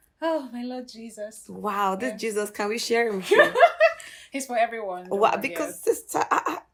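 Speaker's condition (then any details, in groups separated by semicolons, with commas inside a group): No condition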